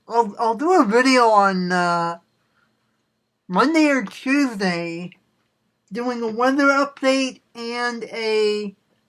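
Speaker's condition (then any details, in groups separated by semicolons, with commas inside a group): Cerebral palsy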